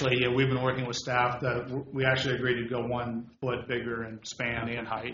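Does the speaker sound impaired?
No.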